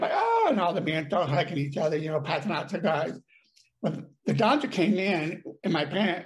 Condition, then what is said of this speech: Deafness. I mean, how can a guy like me, you know, that's not very smart and has a speech problem and